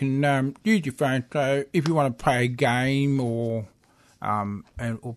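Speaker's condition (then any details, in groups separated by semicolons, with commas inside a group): Hearing loss with cochlear implants; right implant 10-11 years ago, left 2-3 years later, 4-hour operation, dead hair cells, formerly hearing aids; both implants, number seven model Bluetooth phone streaming, telecoil via Cochlear app, hears fridge motor; asks others to speak slowly, struggles when people talk quickly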